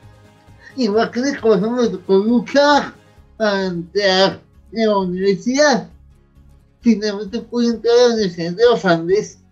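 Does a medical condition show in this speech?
Yes: cerebral palsy; speech difficulty, noted as a hurdle for work as lecturer.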